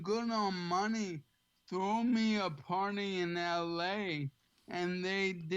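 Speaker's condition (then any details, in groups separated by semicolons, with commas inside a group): ALS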